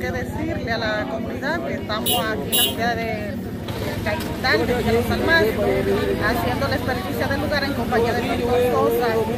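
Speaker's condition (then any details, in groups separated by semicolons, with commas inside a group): No condition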